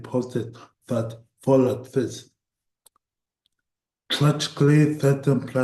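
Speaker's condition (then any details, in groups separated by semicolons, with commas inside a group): Cerebral palsy; voice tires at times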